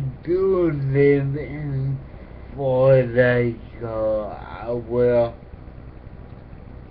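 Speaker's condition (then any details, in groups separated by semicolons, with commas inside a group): Cerebral palsy; physical disability; affects speech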